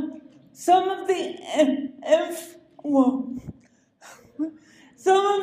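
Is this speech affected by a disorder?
Yes: cerebral palsy.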